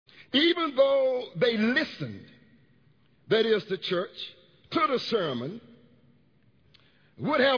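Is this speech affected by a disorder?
No.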